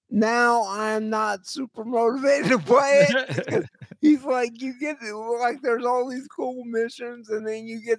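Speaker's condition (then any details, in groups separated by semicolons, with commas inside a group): Cerebral palsy; voice always shot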